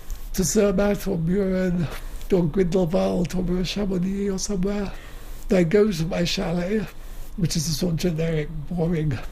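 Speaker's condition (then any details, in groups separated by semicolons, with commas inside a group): Motor neuron disease; lack of breath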